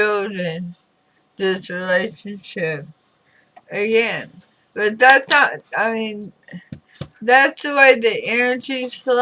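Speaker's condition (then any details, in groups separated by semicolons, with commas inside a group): Throat cancer radiation damage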